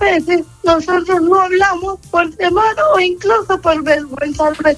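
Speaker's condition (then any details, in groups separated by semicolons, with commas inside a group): Cerebral palsy; since birth, motor involvement only, mobility affected from early childhood; ability to speak fluently affected since early childhood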